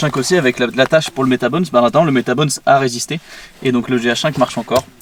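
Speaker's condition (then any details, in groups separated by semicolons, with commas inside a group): No condition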